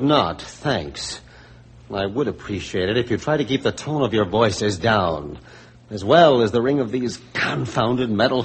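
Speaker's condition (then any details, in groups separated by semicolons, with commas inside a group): No condition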